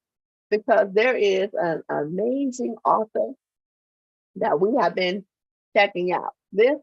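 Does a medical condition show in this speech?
No.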